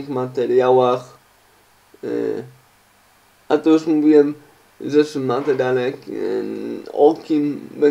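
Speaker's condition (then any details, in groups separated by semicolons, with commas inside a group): Cerebral palsy; uses wheelchair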